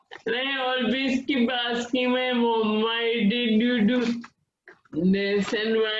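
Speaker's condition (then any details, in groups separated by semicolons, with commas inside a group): Friedreich's ataxia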